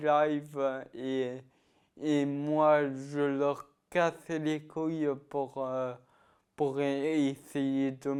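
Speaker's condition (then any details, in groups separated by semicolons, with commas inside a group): Ataxia-telangiectasia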